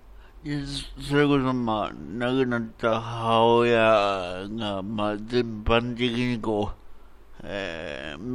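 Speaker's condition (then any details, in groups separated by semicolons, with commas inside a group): Cerebral palsy; congenital, both hands and strength impaired, needs help with most daily tasks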